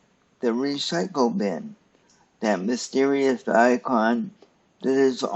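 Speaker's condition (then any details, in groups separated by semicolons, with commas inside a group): Cerebral palsy; stiff muscles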